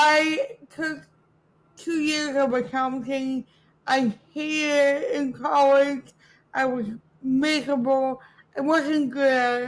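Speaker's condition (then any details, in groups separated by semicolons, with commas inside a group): Cerebral palsy; birth oxygen deprivation; speech affected, sounds like past stroke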